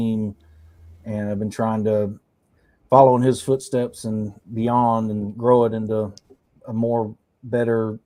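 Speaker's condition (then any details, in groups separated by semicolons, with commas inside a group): No condition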